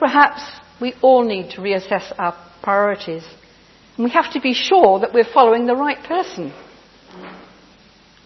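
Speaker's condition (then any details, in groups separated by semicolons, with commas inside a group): No condition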